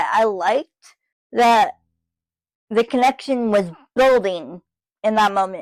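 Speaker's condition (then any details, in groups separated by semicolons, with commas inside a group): Cerebral palsy, spastic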